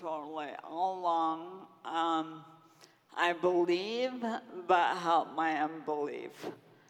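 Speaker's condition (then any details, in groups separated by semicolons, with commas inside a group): Friedreich's ataxia; over two decades since onset, unable to walk, uses wheelchair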